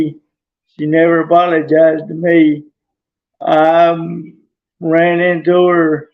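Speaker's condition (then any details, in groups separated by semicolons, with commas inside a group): Traumatic brain injury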